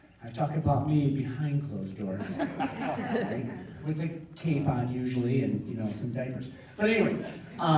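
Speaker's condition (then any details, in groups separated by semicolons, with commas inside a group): No condition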